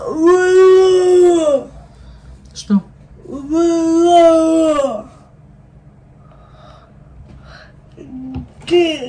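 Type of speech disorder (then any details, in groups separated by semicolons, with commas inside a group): Pseudobulbar dysarthria; cerebral palsy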